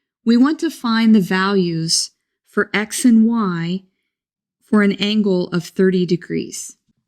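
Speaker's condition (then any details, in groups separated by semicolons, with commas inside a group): No condition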